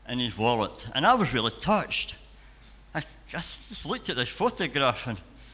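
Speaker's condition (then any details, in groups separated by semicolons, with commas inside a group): Cleft palate and cleft lip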